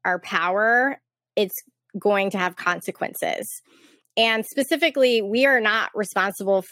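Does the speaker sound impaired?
No.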